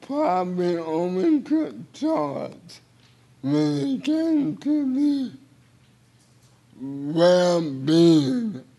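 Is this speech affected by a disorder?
Yes: cerebral palsy; involuntary hand movements.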